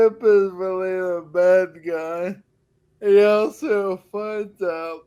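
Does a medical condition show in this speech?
Yes: Friedreich's ataxia.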